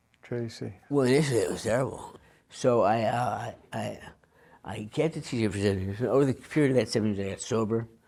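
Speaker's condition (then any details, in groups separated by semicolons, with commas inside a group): Parkinson's disease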